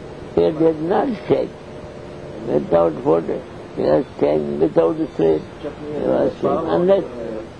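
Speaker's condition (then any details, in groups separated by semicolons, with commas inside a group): Deafness; long fluent English story narration, questions from listeners not taken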